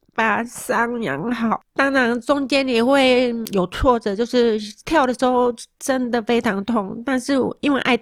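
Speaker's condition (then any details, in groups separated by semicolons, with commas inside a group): Moderate-to-severe hearing loss; hearing aid taken off during recording and held to microphone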